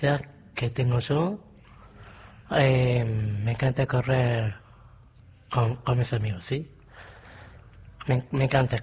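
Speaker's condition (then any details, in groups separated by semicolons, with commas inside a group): Down syndrome; trisomy 21, three copies of chromosome 21 in all body cells; age 31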